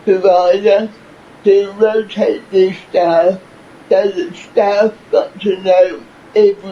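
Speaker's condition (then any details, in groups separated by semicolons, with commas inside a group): Cerebral palsy; from birth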